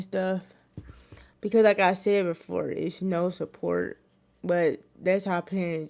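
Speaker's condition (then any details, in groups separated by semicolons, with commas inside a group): Cerebral palsy; wheelchair user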